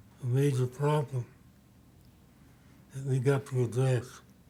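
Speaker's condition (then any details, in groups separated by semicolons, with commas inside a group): Parkinson's disease; new medication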